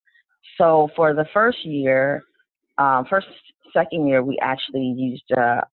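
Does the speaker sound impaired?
No.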